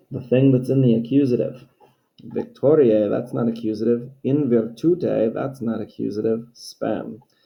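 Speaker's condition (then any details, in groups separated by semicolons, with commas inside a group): No condition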